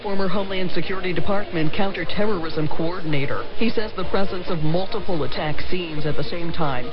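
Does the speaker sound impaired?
No.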